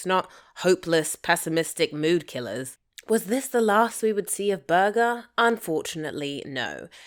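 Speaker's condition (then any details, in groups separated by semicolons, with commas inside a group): No condition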